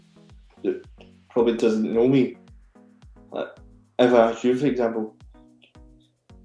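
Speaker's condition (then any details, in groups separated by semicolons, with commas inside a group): Cerebral palsy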